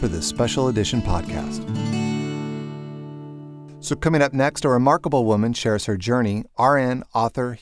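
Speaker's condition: No condition

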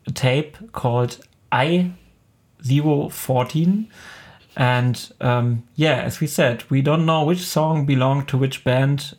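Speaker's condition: No condition

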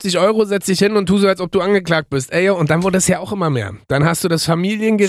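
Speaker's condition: No condition

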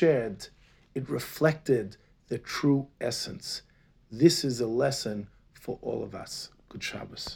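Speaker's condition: No condition

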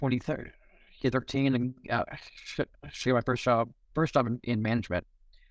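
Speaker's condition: Stuttering; stutters in conversation, disfluencies may sound like audio buffering; repeated sounds, prolonged sounds

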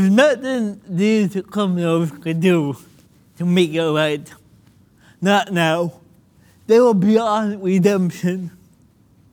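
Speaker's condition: Cerebral palsy; spasms

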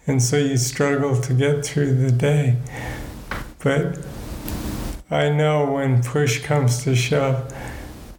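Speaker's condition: Parkinson's disease; about 18 years since diagnosis

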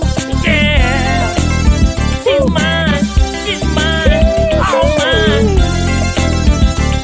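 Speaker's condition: No condition

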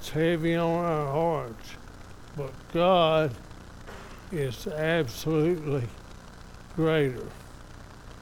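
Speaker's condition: ALS; somewhat affected, evident today

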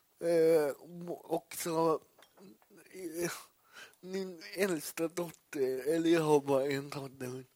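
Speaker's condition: Cerebral palsy; poor balance

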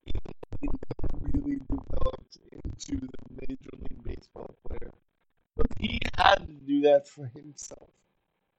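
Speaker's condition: Cerebral palsy; uses power wheelchair

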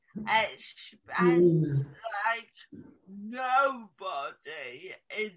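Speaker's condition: Cerebral palsy; missed out on jobs because of how speaks

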